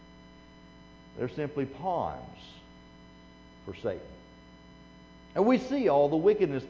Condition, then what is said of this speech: No condition.